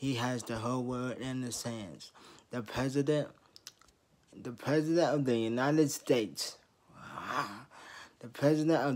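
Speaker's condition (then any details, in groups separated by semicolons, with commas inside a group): Traumatic brain injury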